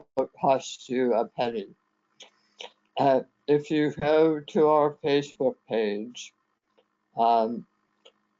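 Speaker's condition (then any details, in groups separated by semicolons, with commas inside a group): Head and neck cancer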